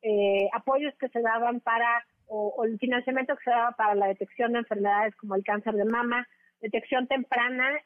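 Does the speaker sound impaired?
No.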